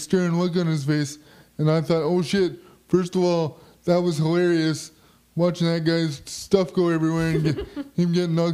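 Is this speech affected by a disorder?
Yes: quad spastic cerebral palsy; spastic quadriplegic cerebral palsy, uses power wheelchair.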